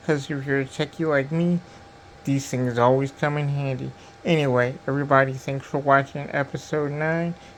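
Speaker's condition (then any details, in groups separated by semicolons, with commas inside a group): Cerebral palsy; diplegia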